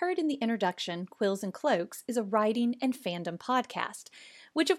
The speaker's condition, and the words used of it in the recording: None; typical speech.